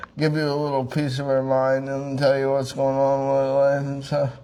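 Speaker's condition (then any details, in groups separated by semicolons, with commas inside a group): Traumatic brain injury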